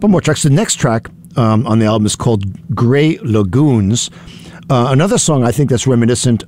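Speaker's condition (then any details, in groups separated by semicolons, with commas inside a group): No condition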